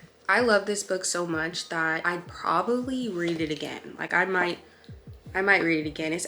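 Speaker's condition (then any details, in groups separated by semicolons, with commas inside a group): No condition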